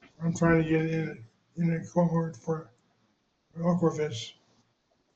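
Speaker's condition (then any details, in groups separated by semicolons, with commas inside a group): Non-relapsing progressive MS; no medication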